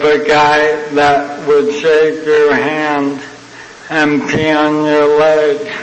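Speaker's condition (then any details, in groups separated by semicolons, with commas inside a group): ALS (Lou Gehrig's disease); first sign abnormal walking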